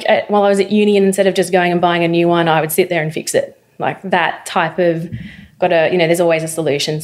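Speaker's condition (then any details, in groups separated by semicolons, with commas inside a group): No condition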